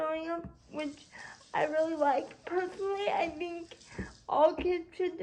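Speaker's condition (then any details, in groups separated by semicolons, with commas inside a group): Cerebral palsy; spastic quadriplegia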